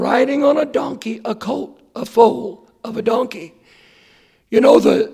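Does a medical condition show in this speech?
Yes: hoarseness after vocal cord surgery; earlier doctor attributed voice problem to aging, second opinion sought; hard to hear.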